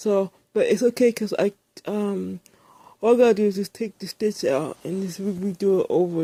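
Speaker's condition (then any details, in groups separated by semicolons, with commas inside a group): Speech impairment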